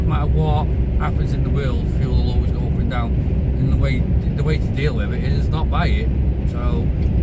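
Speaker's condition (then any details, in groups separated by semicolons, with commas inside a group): No condition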